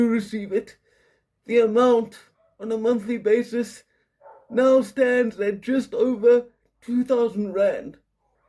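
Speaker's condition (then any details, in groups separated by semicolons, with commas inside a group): Quadriplegic cerebral palsy, severe; quadriplegic, lifelong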